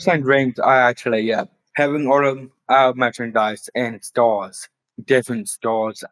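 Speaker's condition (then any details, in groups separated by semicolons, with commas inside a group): Down syndrome; later diagnosed with autism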